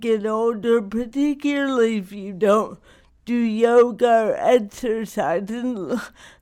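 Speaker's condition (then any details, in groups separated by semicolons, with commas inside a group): Cerebral palsy; not degenerative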